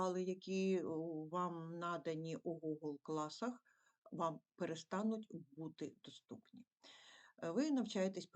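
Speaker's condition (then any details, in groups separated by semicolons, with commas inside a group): No condition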